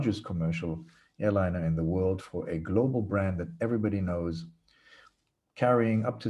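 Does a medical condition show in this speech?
No.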